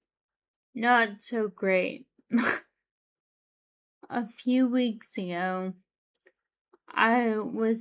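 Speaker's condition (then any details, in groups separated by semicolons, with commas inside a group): Friedreich's ataxia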